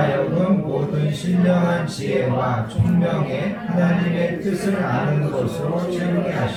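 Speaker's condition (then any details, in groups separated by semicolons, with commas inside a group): No condition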